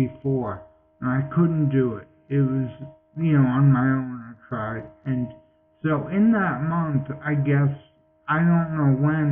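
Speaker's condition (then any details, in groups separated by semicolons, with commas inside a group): Multiple sclerosis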